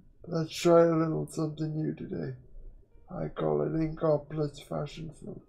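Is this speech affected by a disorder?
Yes: quadriplegic cerebral palsy; uses one hand.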